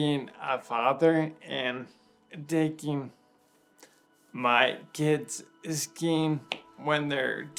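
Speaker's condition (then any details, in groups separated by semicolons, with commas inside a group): Bulbar onset ALS; recently diagnosed, age 36, symptoms about two years; speech problems first symptom, fasciculations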